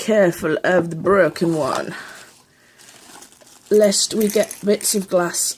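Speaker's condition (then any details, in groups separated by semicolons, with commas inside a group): No condition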